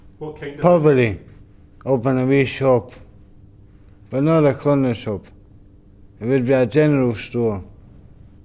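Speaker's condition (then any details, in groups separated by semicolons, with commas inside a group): Brain injury; spasticity, left hand fixed, deafness; about 3 years; mild speech impediment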